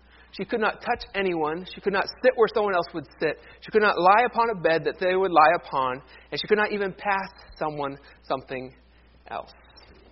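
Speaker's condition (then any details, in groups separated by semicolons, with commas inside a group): No condition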